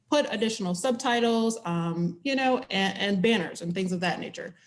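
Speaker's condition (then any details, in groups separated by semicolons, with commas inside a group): No condition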